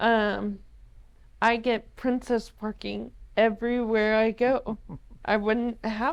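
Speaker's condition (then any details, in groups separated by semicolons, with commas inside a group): ALS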